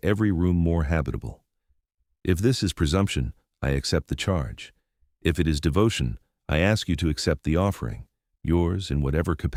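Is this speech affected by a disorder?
No.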